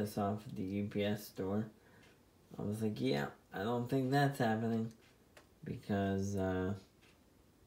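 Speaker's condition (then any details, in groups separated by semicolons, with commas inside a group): Spastic diplegia cerebral palsy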